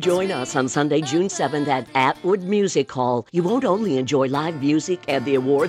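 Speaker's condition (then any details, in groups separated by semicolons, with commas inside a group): No condition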